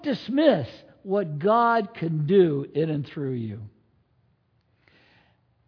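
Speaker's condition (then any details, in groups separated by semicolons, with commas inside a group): No condition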